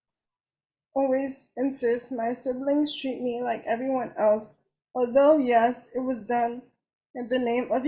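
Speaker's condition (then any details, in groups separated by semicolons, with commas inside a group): Cerebral palsy; uses wheelchair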